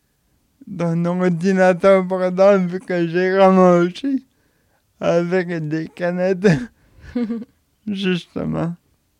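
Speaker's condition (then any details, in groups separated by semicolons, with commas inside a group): Cerebral palsy; age 31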